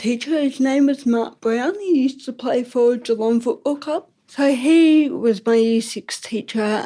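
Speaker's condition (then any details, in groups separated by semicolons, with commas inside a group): Ataxic cerebral palsy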